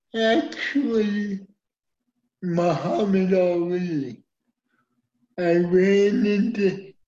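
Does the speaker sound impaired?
Yes: cerebral palsy; uses wheelchair.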